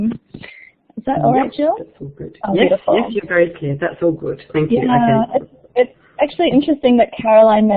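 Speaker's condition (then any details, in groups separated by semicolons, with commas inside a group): No condition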